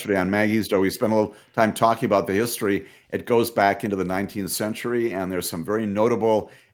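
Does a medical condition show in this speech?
No.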